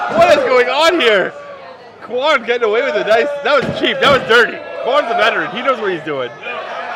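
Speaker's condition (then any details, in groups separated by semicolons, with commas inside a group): No condition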